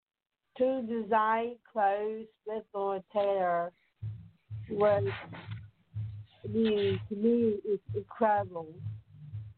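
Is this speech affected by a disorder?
Yes: Down syndrome; from birth; young woman.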